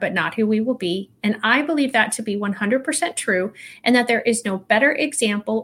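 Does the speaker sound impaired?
No.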